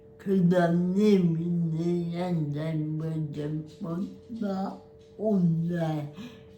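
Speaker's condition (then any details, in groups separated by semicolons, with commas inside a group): Cerebral palsy; spastic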